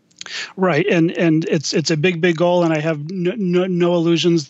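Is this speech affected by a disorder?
Yes: stuttering; lifelong stutter; may freeze up mid-speech, then gets back on a roll; here repeated sounds, repeated words, prolonged sounds.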